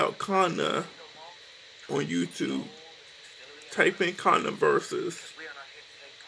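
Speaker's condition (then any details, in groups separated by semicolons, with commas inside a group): Cerebral palsy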